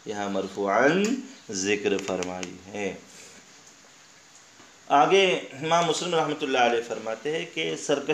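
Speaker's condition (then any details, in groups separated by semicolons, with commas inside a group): No condition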